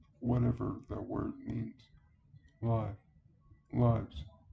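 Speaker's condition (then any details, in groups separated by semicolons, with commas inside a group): Cerebral palsy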